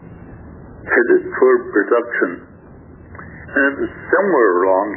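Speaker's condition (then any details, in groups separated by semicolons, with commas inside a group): Stroke affecting throat muscles; first stroke about 3 years ago, left side totally paralyzed, then three more small strokes; much mobility recovered with therapy; last small stroke affected throat muscles, tough time talking, listener says speech sounds fine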